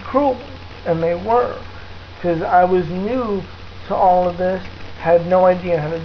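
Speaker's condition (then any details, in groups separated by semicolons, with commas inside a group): Cerebral palsy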